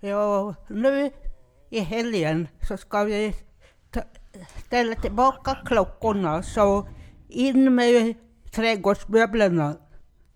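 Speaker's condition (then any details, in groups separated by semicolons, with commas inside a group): Cerebral palsy; from birth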